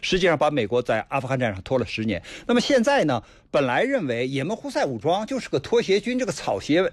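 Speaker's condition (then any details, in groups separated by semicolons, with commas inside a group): No condition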